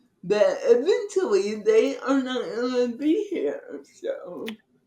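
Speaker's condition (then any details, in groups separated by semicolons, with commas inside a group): Cerebral palsy; from birth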